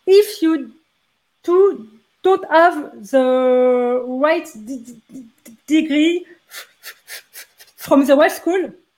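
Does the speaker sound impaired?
Yes: stuttering; led to rejection from computer science master's program; here repeated sounds, prolonged sounds, blocks.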